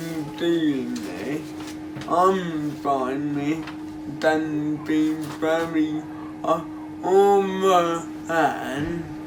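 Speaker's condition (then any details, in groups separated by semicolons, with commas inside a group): Cerebral palsy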